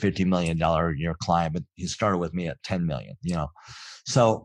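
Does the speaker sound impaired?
Yes: cleft palate; speech sounded different in childhood, stuttered when nervous as child, afraid of speaking up.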